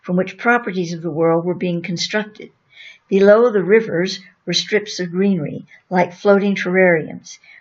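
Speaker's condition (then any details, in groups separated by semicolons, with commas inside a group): No condition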